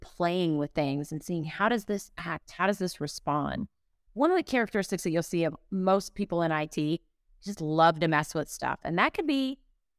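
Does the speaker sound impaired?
No.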